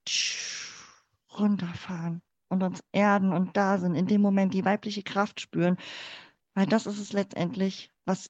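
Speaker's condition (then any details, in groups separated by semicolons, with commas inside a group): Cleft palate; palate surgically closed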